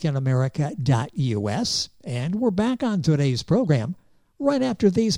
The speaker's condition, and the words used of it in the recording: No condition.